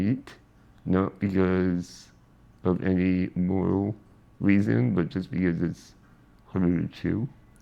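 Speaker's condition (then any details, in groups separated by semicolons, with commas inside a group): Spinal muscular atrophy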